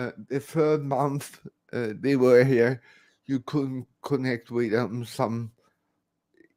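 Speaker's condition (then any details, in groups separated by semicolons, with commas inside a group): Cerebral palsy, severe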